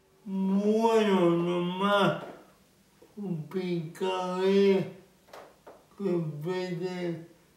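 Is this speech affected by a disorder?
Yes: cerebral palsy; speech sometimes hard for others to understand.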